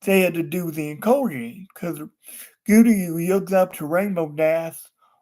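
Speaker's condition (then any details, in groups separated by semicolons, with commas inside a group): Cerebral palsy; wheelchair user, unable to walk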